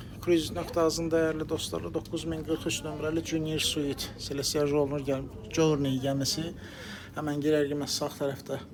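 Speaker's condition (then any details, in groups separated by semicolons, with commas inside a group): No condition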